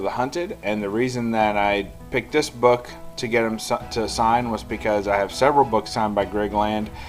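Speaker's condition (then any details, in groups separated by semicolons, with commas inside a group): No condition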